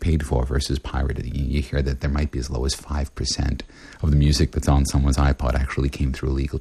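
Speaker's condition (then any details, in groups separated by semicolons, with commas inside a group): No condition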